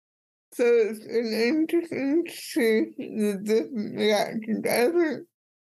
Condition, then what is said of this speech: Cerebral palsy. But they're also different because I don't care about or book about every speech impediment.